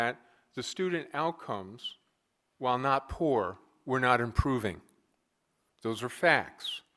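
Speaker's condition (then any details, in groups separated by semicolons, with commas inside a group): No condition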